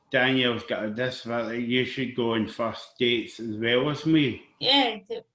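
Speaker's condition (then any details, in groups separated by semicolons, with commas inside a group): Cerebral palsy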